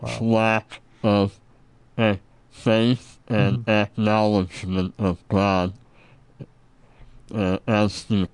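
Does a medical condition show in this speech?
Yes: Treacher Collins syndrome; congenital genetic, no ears or ear canals, no eye sockets or cheekbones, jaw deformities, cleft palate.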